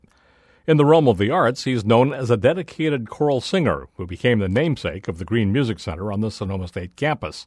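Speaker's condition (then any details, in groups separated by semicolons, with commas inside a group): No condition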